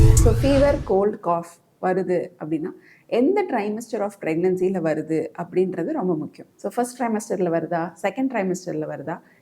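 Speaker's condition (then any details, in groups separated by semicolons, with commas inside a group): No condition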